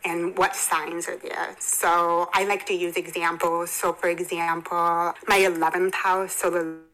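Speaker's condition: Hearing impairment; congenital hearing impairment

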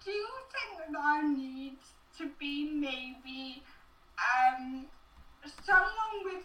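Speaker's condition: Cerebral palsy

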